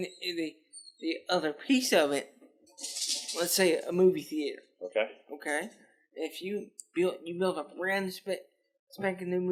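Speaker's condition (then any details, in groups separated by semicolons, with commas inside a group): Cerebral palsy; lifelong physical disability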